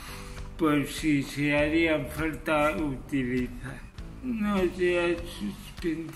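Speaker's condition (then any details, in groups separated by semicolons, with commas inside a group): Cerebral palsy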